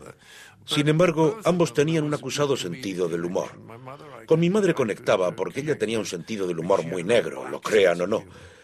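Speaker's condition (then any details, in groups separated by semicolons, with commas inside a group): No condition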